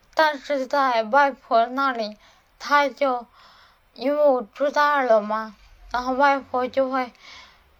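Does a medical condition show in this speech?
Yes: cerebellar atrophy, hereditary; slurred speech first.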